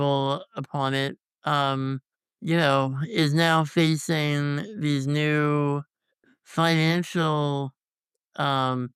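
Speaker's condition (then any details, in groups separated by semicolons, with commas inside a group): Congenital muscular dystrophy; tracheostomy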